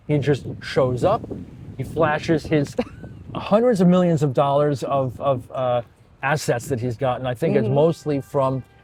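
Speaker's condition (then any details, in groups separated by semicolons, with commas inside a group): No condition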